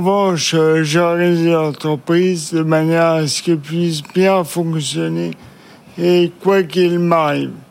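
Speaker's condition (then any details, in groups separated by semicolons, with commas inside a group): ALS (Charcot's disease); diagnosed about 2 years ago, first symptoms mistaken for tendinitis, many tests initially normal; brain left intact by the disease; difficult voice, hard to hear, viewers may need to raise TV volume or switch channel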